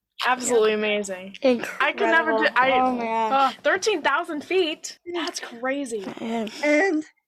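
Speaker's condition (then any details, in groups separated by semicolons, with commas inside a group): No condition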